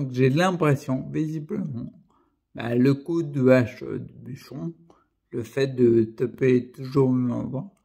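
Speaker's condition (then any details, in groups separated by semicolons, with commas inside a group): Primary progressive multiple sclerosis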